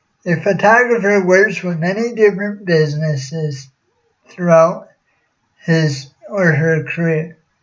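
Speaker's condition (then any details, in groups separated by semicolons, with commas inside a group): Cerebral palsy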